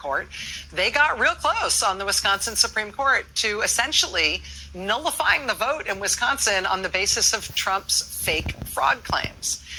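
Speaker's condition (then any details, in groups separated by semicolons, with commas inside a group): No condition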